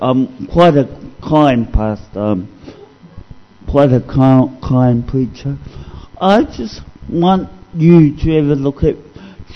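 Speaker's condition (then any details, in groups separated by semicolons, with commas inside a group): Cerebral palsy; discovered at age 2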